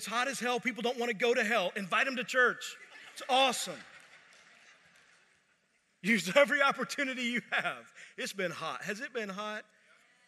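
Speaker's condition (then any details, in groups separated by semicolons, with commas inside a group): No condition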